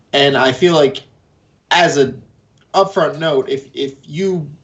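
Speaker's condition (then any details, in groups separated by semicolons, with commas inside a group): No condition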